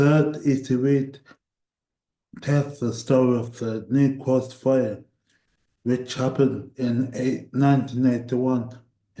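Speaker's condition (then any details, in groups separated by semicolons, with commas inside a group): Cerebral palsy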